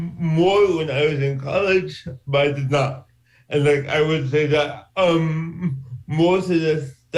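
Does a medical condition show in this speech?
Yes: cerebral palsy; from birth.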